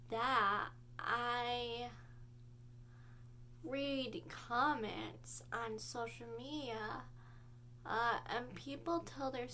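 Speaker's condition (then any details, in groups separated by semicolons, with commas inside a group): Cerebral palsy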